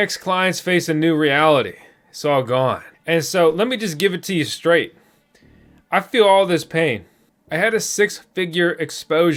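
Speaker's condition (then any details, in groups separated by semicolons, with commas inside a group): No condition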